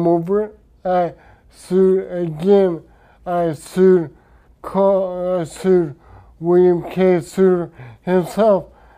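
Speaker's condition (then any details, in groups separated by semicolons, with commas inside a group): Traumatic brain injury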